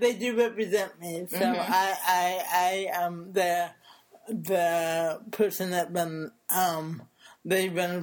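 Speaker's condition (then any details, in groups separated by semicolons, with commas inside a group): Cerebral palsy; brain damage to motor area of brain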